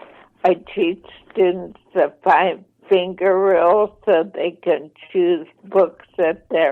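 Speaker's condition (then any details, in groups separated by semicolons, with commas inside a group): ALS, mild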